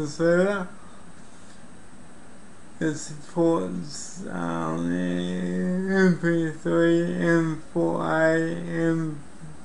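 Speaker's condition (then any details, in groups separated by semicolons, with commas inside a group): Cerebral palsy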